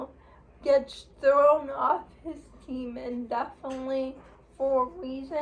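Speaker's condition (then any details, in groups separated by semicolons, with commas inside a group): Cerebral palsy; uses wheelchair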